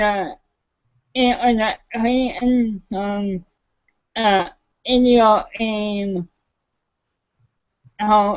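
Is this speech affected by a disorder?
Yes: cerebral palsy; taking medication.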